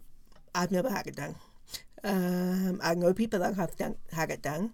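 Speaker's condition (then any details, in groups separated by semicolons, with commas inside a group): Profound deafness; no cochlear implant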